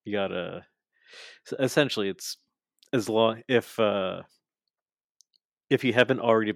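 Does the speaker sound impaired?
No.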